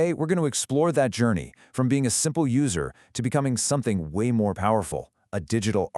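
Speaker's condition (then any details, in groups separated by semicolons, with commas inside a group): No condition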